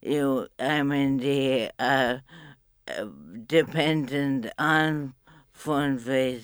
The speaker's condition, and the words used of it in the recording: ALS (motor neuron disease). So for me, as I mentioned, I'm bulbar palsy, MND, so it affects my speech and so on.